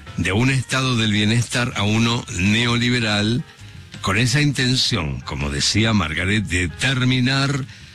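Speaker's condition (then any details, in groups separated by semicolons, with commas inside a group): No condition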